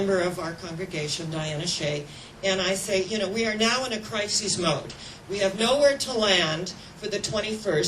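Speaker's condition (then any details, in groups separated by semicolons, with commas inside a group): No condition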